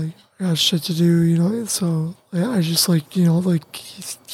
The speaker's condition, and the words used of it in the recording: Tracheostomy. And they say you have to sleep with the cuff up, and that stops you from talking.